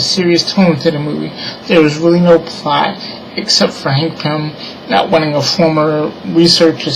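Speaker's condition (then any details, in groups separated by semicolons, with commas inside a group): Cerebral palsy; diplegia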